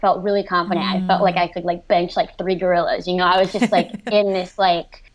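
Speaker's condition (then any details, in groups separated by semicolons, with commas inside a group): Cleft lip and palate; severe cleft lip and palate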